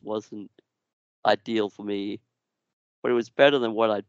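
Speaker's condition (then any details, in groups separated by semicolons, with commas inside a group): Duchenne muscular dystrophy; progressive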